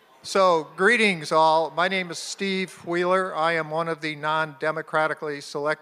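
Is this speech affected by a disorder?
No.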